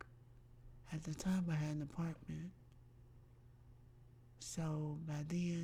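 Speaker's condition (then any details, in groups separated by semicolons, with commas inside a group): Myasthenia gravis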